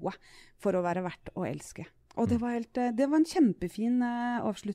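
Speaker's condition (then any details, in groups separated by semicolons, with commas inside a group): No condition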